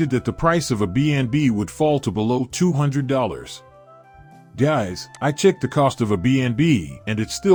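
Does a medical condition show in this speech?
No.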